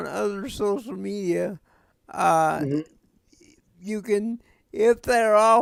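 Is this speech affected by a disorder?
Yes: cerebral palsy; speech sounds drunk.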